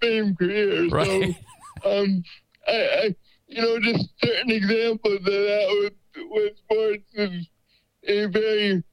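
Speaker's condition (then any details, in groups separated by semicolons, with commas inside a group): Cerebral palsy; diagnosed in early infancy after neonatal care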